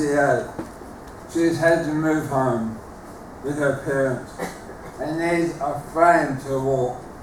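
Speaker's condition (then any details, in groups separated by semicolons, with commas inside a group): Motor neuron disease; terminal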